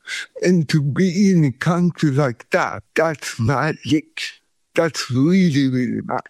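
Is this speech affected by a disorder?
Yes: cerebral palsy; cramp and pain free in Thailand, pain returns in Sweden.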